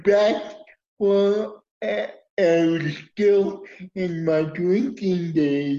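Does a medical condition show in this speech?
Yes: cerebral palsy; uses wheelchair.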